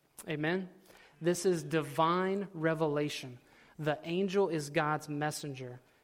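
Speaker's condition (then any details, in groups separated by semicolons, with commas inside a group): No condition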